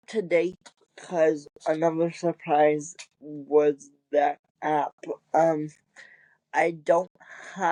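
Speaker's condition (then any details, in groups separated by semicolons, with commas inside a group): Cerebral palsy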